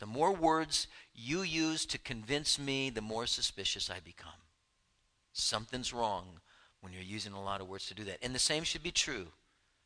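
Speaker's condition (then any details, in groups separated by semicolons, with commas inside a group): No condition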